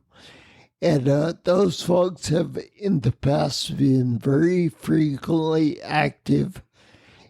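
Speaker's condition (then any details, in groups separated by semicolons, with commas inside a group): Spinocerebellar ataxia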